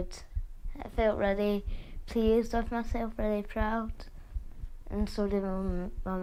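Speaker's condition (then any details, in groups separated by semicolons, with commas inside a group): Cerebral palsy; affects walking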